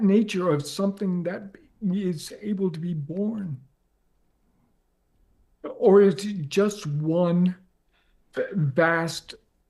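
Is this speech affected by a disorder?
Yes: ALS; progressive, onset leg.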